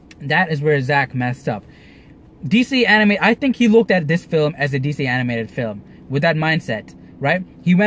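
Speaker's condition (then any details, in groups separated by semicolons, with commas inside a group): No condition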